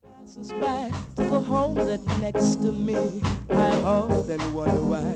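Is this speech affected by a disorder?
No.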